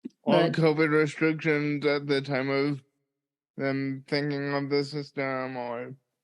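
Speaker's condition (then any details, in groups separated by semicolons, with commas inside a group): Cerebral palsy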